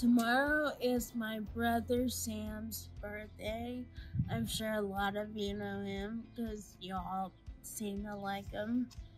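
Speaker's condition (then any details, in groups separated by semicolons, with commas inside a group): Friedreich's ataxia; progressive neuromuscular disability, scoliosis, spine surgery at 15; slow slurred speech, swallowing difficulty, shortness of breath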